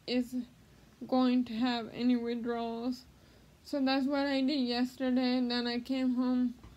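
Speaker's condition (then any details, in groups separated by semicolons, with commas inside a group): Cerebral palsy; spasticity and tightness, baclofen pump implanted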